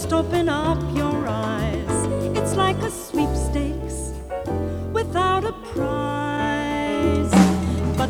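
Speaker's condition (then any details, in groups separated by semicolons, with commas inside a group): No condition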